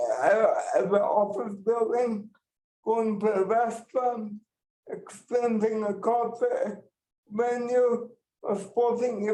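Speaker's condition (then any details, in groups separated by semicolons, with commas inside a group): Cerebral palsy; power wheelchair user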